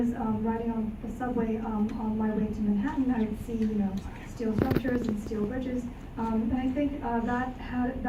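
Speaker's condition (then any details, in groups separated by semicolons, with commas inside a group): No condition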